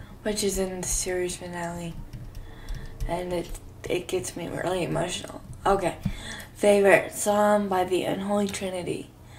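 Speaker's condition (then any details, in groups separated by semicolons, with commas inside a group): Cerebral palsy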